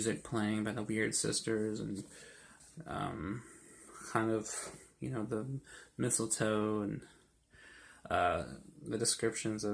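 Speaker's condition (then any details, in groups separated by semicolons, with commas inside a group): No condition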